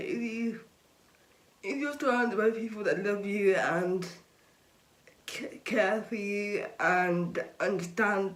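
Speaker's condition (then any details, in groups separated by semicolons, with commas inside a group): Cerebral palsy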